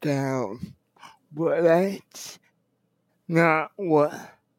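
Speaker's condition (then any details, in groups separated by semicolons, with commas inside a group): Cerebral palsy; wheelchair user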